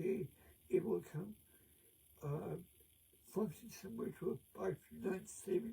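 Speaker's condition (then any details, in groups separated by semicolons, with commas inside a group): Cerebral palsy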